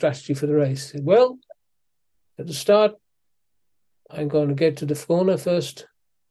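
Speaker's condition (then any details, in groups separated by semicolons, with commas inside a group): Parkinson's disease; suspected for a while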